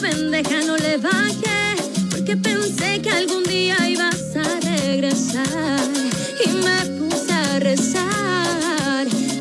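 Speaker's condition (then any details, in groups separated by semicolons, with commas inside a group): No condition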